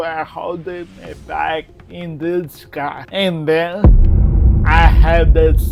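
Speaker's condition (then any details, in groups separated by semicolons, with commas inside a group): Cerebral palsy; present from birth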